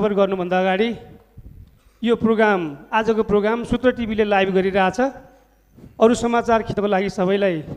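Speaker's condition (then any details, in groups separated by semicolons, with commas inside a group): No condition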